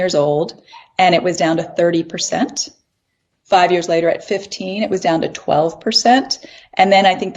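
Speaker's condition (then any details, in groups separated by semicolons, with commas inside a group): No condition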